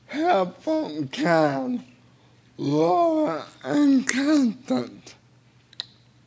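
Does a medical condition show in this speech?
Yes: cerebral palsy; a little difficult.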